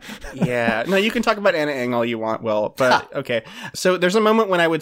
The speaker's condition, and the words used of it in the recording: None; typical speech.